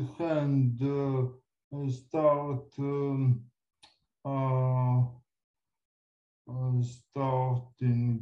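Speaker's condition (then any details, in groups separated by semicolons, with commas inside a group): Cerebral palsy; from birth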